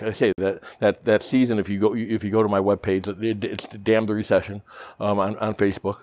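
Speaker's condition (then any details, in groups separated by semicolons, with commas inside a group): Stuttering; very severe childhood impediment, hardly understandable, trouble with j and f, many years speech therapy; much impediment remains, improved with practice, sometimes more severe, little stuttering this recording, monitors pronunciation; trips when thinking ahead or talking fast, fakes some sounds via changed tongue placement; repeated sounds, repeated words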